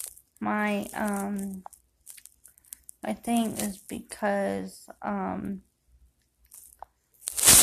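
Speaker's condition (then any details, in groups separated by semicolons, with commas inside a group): Cerebral palsy; affects walking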